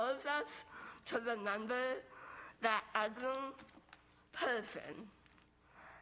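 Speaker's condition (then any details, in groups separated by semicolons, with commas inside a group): Moebius syndrome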